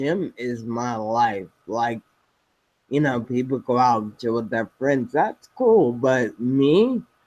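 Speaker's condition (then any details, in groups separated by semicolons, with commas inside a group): Spinocerebellar ataxia type 7, SCA7; speech impaired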